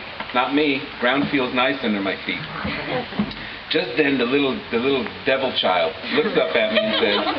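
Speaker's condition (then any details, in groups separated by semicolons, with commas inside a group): No condition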